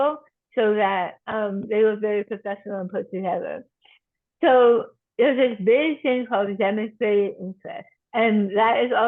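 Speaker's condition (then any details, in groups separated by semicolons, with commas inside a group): Tongue cancer surgery and reconstruction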